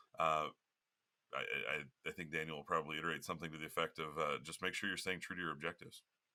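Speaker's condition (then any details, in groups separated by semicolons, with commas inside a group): No condition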